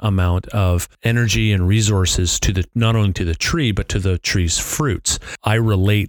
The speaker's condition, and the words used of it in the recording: No condition.